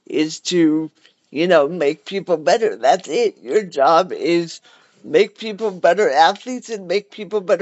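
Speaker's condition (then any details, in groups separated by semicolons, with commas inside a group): Cerebral palsy; cerebral palsy, wheelchair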